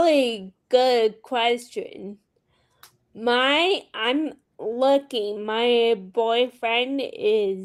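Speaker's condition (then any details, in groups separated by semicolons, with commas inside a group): Friedreich's ataxia; handwriting and speech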